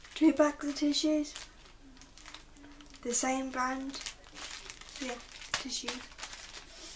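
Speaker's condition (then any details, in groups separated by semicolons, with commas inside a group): Cerebral palsy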